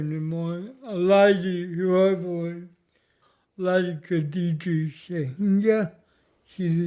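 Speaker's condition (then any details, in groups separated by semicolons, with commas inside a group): Cerebral palsy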